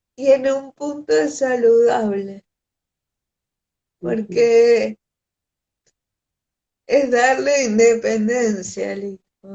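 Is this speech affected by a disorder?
Yes: cerebral palsy.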